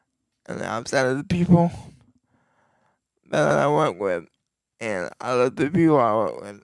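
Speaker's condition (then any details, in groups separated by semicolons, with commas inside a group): Cerebral palsy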